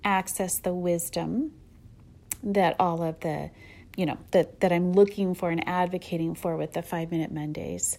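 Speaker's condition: No condition

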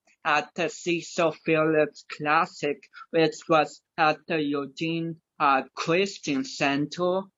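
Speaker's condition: Cerebral palsy; speech affected

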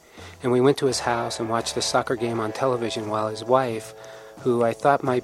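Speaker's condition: No condition

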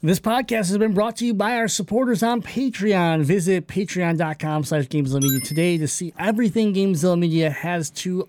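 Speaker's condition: Cleft palate; congenital cleft palate

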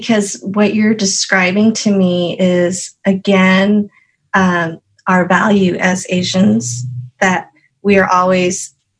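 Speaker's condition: No condition

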